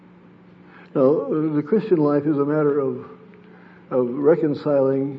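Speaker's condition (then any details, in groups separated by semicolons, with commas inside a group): Parkinson's disease; sleep disrupted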